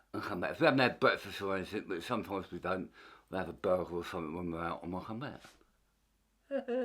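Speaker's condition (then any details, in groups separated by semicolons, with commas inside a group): Tongue cancer; half tongue removed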